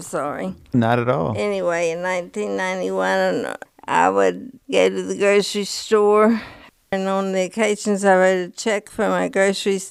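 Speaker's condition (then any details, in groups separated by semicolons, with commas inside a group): Parkinson's disease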